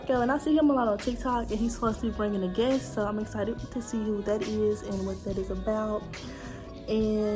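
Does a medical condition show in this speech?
No.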